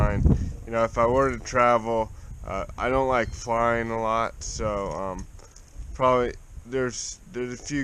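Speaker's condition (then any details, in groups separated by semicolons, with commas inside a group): Cerebral palsy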